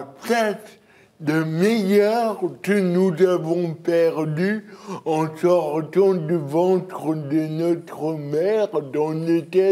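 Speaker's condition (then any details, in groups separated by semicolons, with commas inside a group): Cerebral palsy; birth injury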